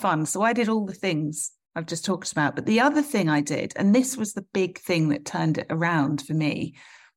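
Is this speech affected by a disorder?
No.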